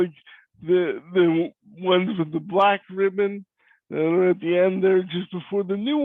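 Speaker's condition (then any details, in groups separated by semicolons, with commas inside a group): Cerebral palsy; cannot walk; voice is different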